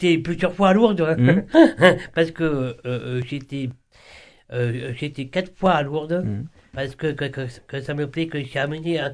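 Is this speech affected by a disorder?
Yes: Down syndrome; congenital trisomy 21, present from birth, slower to learn and understand.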